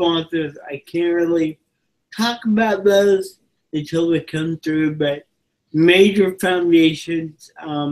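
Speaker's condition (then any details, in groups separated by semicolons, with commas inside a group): Cerebral palsy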